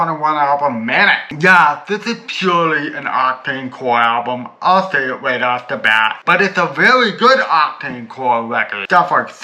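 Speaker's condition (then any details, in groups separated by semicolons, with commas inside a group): Cerebral palsy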